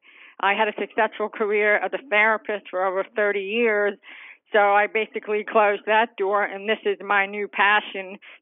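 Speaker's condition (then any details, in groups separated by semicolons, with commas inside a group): Deafness; hearing impaired from childhood, diagnosed at age four, declining to moderate to severe loss, later deaf, cochlear implant surgery; uses cochlear implant, hears sounds never heard before; childhood speech impediment, five years speech therapy improved pronunciation and enunciation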